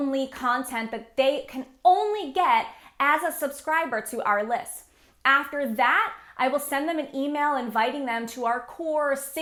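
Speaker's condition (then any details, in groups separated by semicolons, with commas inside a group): No condition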